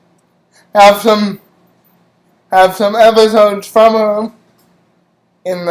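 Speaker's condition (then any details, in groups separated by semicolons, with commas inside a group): Cerebral palsy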